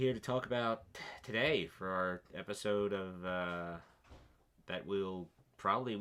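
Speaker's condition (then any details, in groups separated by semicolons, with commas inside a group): No condition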